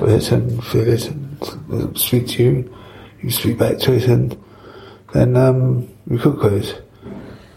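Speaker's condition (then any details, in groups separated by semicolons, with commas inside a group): Parkinson's; Parkinson's diagnosed early 2000s, about 5 years after restaurant opened, pioneering surgery, two brain wires, implanted battery; Parkinson's affects speech, rare audio interview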